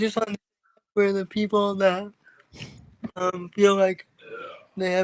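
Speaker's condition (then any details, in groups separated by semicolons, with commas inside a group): Cerebral palsy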